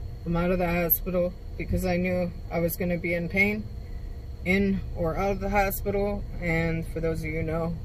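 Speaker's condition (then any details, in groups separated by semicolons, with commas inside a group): No condition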